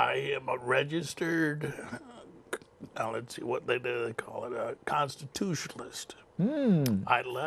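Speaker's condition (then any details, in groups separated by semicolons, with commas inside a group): Cerebral palsy; lifelong, classic cerebral palsy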